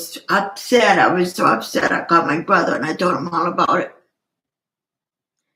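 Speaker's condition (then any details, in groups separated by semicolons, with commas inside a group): Cerebral palsy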